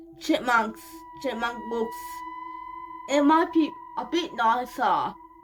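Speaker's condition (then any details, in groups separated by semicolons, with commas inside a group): Cerebral palsy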